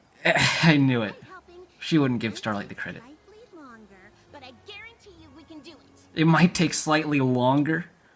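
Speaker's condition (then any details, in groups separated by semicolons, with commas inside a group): No condition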